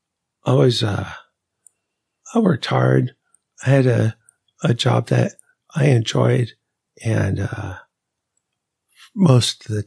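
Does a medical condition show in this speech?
Yes: ALS; weakness and fasciculations at onset, symptoms began about eleven months earlier, power chair, ramps, lifts.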